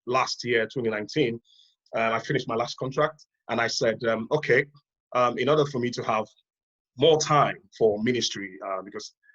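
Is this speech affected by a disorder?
No.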